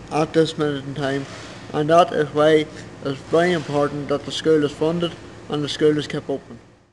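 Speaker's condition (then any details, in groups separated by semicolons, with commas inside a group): Cerebral palsy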